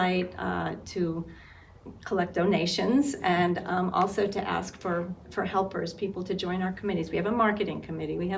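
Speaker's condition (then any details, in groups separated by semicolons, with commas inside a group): No condition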